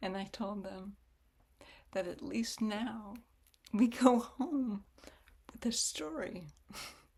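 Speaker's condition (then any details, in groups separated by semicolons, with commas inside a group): Spastic cerebral palsy; spastic form, hip problems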